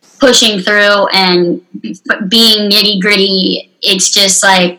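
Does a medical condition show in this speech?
Yes: unilateral cleft lip and palate, severe.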